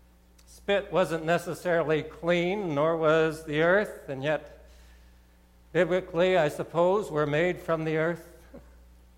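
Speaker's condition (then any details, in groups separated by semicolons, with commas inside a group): No condition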